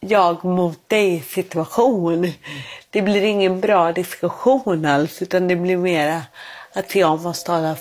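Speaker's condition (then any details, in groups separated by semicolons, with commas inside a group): Cerebral palsy; born without heartbeat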